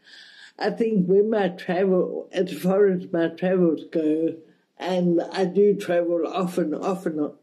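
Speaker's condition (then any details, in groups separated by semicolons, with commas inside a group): Cerebral palsy, mild; speech affected a bit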